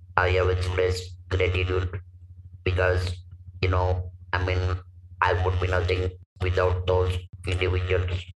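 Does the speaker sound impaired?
Yes: laryngectomy for vocal cord cancer, stage 4 vocal cord cancer; speaks with electrolarynx; lost natural voice, hoarse then whispering, wrote 3 months, robotic electrolarynx voice, no pitch or emotion.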